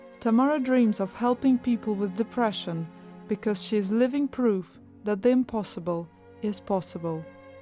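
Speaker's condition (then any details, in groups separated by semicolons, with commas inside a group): No condition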